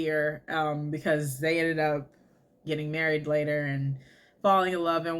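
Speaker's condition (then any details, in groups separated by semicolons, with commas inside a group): No condition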